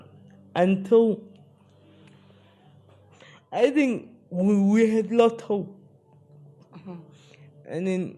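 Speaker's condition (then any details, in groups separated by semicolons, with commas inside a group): Spastic cerebral palsy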